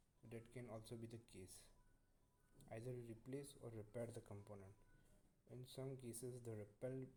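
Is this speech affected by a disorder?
No.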